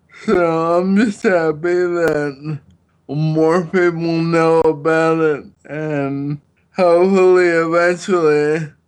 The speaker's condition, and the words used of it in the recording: Ataxia. It also affects your speech, too.